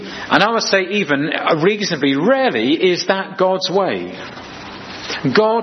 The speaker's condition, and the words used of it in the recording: None; typical speech.